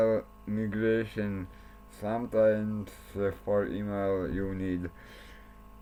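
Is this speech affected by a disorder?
Yes: cerebral palsy; speech not very clear.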